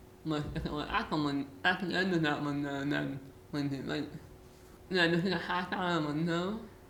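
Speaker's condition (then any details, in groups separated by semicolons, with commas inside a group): Muscular dystrophy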